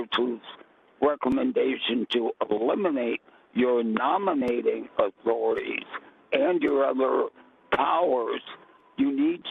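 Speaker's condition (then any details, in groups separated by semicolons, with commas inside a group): Vocal cord cancer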